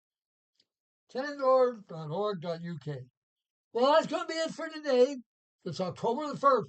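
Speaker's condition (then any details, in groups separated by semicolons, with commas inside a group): Parkinson's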